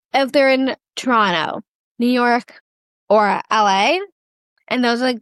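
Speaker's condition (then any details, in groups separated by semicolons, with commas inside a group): Down syndrome; duplicate of the 21st chromosome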